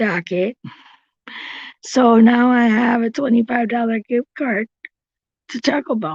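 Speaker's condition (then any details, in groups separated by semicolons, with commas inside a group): Cerebral palsy; since birth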